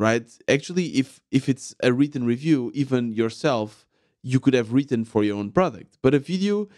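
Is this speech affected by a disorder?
No.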